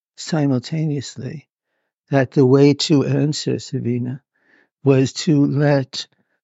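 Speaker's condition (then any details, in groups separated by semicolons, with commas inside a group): Parkinson's; needs to move about while filmed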